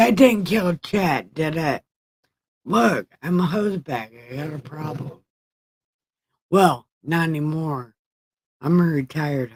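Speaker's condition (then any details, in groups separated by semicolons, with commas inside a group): Brain injury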